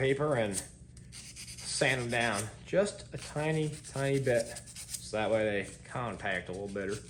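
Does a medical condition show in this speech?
No.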